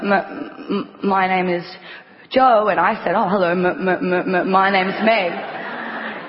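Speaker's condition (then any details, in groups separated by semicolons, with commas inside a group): Stutter; lifelong stutter since childhood, proper nouns and names hardest, singing used as method when younger; age 28, ongoing stutter, lifelong dread of public speaking, performer; hesitates before names, swaps words at last minute via loophole method, sometimes thought drunk; prolonged sounds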